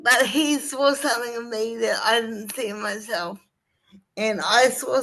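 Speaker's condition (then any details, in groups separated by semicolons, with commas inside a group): Cerebral palsy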